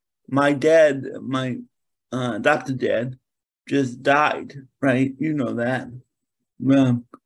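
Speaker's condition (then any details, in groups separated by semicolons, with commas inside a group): Cerebral palsy; mainly lower limbs affected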